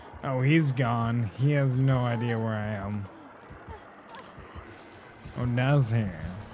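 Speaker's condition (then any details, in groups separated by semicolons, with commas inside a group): ALS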